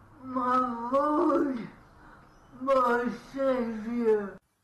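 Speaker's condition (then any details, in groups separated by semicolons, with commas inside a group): Cerebral palsy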